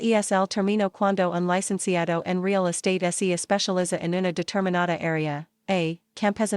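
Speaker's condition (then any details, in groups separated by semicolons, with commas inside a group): No condition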